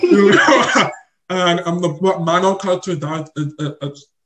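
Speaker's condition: Deaf or hard of hearing; on deaf spectrum

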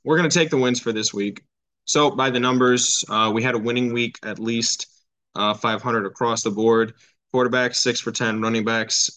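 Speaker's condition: No condition

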